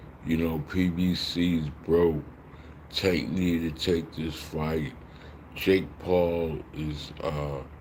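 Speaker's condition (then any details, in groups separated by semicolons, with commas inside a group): Slurred speech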